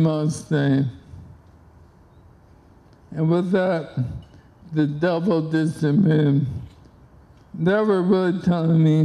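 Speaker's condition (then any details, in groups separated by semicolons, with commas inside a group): ALS; onset left hand and arm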